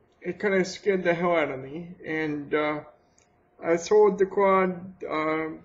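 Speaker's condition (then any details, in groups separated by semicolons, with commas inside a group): Cerebral palsy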